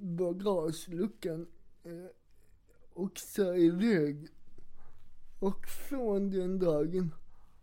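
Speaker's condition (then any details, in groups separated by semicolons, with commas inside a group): Cerebral palsy; has two wheelchairs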